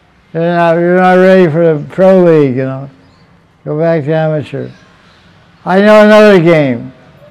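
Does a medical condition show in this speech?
Yes: deafness; fluent spoken lecture.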